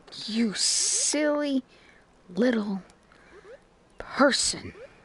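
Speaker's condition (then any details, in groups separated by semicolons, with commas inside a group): No condition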